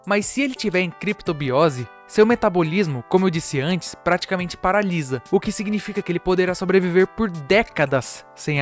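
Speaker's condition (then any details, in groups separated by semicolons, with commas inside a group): No condition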